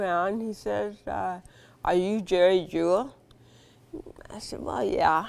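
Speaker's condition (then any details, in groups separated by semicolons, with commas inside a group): Cerebral palsy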